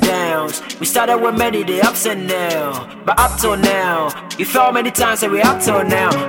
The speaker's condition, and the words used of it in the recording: No condition.